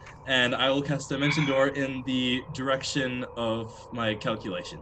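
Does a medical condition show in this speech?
No.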